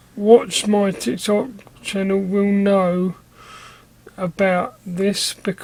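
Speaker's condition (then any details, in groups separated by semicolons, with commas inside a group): Cerebral palsy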